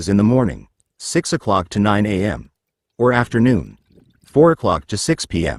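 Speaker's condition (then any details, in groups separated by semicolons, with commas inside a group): No condition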